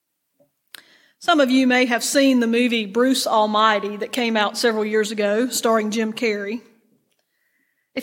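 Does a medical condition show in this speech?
No.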